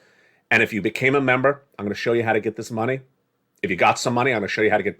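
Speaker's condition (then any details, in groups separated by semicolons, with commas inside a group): No condition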